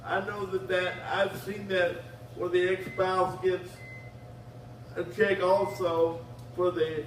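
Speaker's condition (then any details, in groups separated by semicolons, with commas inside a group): Cerebral palsy; wheelchair user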